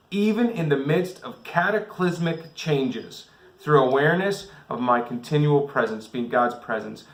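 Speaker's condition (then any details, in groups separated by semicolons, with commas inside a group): No condition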